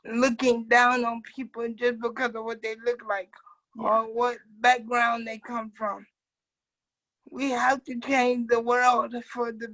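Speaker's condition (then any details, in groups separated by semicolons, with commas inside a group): Cerebral palsy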